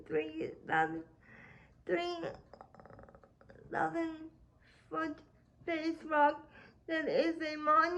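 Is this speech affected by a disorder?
Yes: cerebral palsy; spastic quadriplegia.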